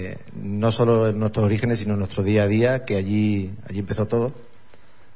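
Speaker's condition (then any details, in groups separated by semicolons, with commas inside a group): No condition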